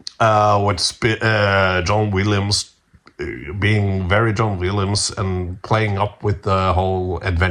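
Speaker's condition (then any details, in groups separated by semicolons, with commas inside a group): No condition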